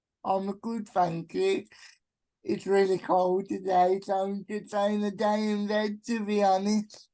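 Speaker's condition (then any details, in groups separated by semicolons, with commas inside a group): Cerebral palsy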